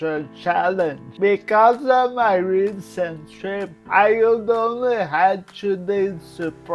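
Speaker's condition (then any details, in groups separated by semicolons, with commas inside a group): Cerebral palsy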